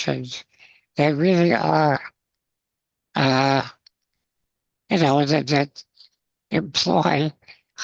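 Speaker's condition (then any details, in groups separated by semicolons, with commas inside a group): Spinal muscular atrophy, congenital; progressive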